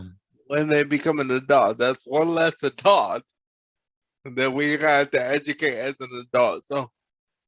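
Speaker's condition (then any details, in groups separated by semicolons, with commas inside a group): Cerebral palsy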